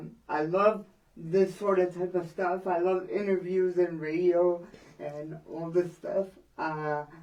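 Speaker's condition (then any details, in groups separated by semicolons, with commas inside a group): Cerebral palsy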